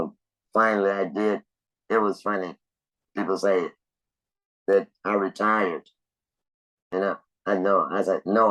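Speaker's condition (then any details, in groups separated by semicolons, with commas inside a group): Laryngectomy; laryngectomy for cancer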